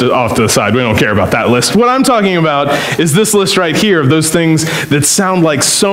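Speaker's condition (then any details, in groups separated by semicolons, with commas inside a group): No condition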